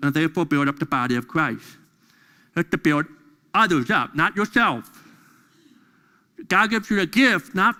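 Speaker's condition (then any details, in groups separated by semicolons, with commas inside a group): Deafness; deaf during school years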